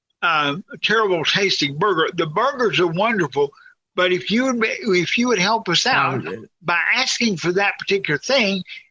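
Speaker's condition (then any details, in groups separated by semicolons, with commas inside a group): Cerebral palsy, severe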